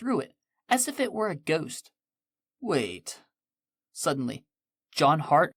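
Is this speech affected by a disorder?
No.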